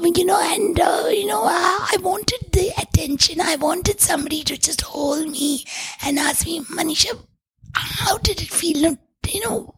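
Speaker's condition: Tracheostomy; Carlton Towers fire Bangalore

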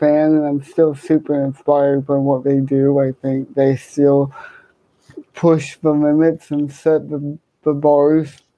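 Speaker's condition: Cerebral palsy, hemiplegia

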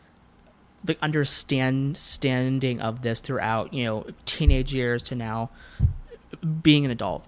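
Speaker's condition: Stuttering; developmental stutter since about age 5, persisted into adulthood, varied speech therapies and groups; still stutters as adult, speaks often for work; worse with anxiety and nerves, harder when speaking unplanned; repeated sounds

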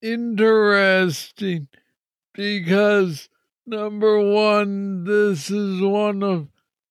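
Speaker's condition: Parkinson's disease, young onset; progressive

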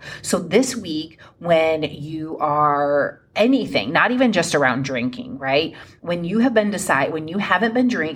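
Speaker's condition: No condition

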